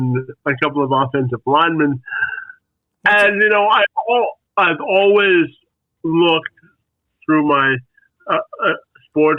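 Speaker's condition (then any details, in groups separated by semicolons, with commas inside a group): Spastic quadriplegic cerebral palsy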